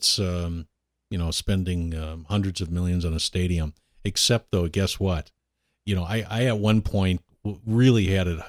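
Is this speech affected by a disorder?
No.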